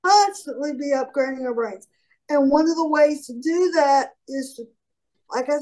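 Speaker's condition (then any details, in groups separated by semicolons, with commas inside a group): Cerebral palsy; shoulder dislocates lifting heavy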